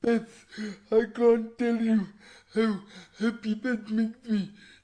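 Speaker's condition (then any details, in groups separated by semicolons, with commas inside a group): Cerebral palsy; all four limbs affected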